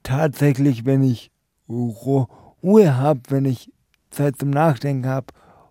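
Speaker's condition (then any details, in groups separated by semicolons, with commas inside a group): Spastic quadriplegia, tetraspastik; spastic quadriplegia affecting arms and legs, limited fine motor skills, unusual slow gait; writes slowly by hand, needs a hand on stairs without railing; stutters in first sentence, mistaken for drunk, improved by Kasseler Stottertherapie intensive course at about 17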